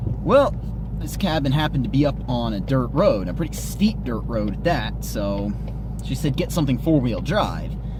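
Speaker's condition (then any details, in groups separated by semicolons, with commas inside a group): No condition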